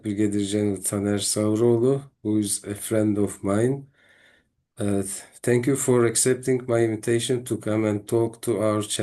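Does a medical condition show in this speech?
No.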